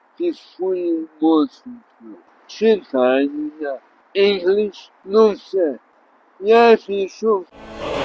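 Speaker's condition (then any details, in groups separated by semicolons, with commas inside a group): Traumatic brain injury; facial and lip exercises for speech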